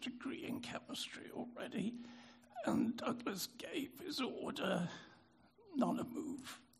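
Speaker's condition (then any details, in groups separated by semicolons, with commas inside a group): Spasmodic dysphonia; no known cure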